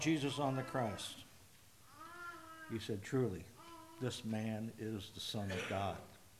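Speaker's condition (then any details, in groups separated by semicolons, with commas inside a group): No condition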